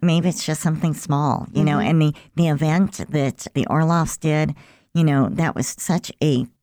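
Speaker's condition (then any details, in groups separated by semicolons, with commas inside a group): Cleft lip and palate; about 50-some years ago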